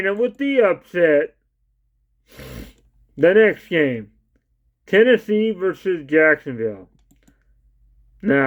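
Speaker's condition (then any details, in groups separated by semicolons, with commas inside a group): Cerebral palsy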